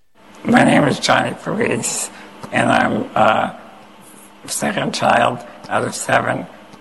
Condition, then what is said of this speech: Spinal muscular atrophy. At that time, they performed a tracheostomy, and they gave me a feeding tube in my stomach.